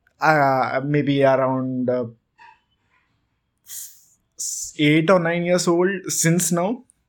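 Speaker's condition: Stuttering; stutter since around age 8 or 9, ongoing; still working on improving vocal communication, not yet a good speaker; speaks too fast when talking a lot, sometimes not understood, blocks on words, repeats same syllable; blocks

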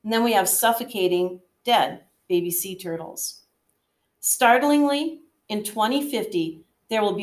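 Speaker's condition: No condition

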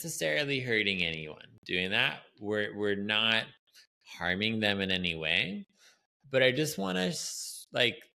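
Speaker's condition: No condition

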